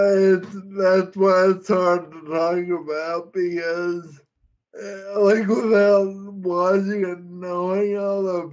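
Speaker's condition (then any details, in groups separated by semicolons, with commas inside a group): Friedreich's ataxia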